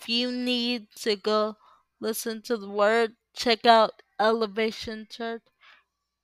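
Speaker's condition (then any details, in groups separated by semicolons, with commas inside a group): Cerebral palsy; uses power wheelchair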